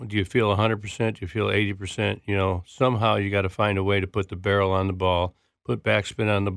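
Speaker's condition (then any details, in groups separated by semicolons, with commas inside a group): Parkinson's disease; 4 years since diagnosis, tremor and hand clutching with anxiety, big and loud therapy via movement specialist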